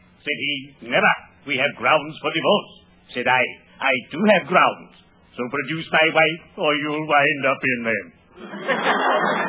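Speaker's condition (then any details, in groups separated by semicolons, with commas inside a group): No condition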